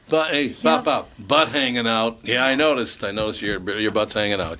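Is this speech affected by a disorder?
No.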